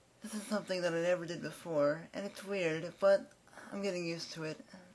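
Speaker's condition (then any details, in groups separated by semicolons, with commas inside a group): Cerebral palsy; speaks fast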